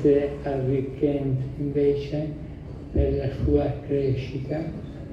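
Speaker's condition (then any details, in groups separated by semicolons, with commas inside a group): ALS (sla); marked dysphagia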